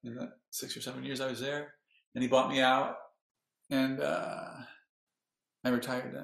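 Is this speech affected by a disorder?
Yes: Parkinson's disease; onset age 42, 19 years since, medicine four times daily plus Indian bean, hospital physical therapy; tremor largely controlled, tips over a lot, balance problems, some regression, trying new drugs, daily exercises; hard on voice, needs about two weeks of singing practice to regain voice.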